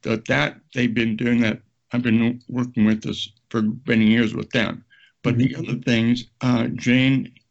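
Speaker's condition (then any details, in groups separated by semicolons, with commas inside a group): Aphasia; ruptured brain aneurysm during meeting, speech therapy with picture naming, San Diego Brain Injury Foundation support groups; reading, writing, talking affected, difficulty getting words out, knew words but could not say them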